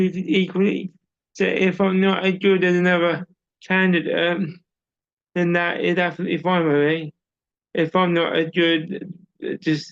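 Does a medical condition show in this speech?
Yes: cerebral palsy; audible speech impairment.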